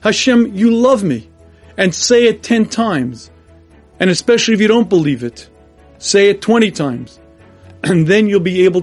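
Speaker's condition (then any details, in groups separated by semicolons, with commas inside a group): No condition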